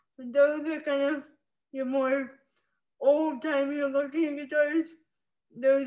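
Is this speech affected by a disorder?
Yes: spastic cerebral palsy.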